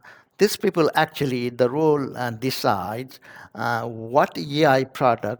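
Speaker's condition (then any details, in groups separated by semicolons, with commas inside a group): No condition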